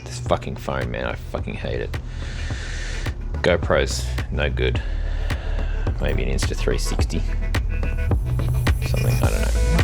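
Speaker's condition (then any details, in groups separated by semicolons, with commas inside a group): No condition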